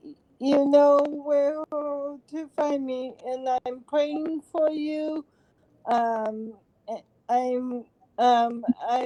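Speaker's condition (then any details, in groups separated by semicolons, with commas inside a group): Cerebral palsy; since birth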